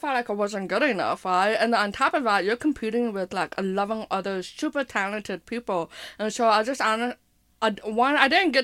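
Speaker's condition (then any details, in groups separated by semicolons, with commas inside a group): Hearing impairment with speech impairment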